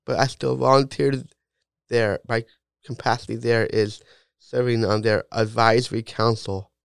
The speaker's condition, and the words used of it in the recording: Down syndrome. I just I have a natural gift in talking.